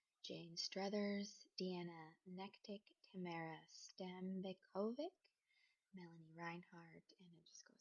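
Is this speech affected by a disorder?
No.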